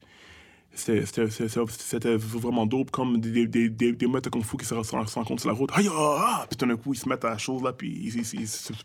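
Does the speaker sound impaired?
Yes: stuttering; childhood-onset stuttering, thought autistic as young child, spoke Creole, English and French mixed, fluent when rapping since teens; stutters in conversation, strings syllables together very fast without stopping or tripping; here repeated sounds, repeated words.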